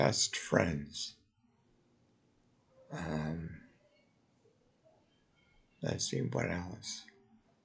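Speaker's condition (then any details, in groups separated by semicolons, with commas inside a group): Multiple sclerosis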